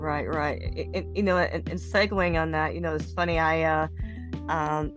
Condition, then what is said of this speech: Stuttering. I do have a speech impediment, so if I kind of stammer a little bit, it's part of my speech, so just so you're kind of aware.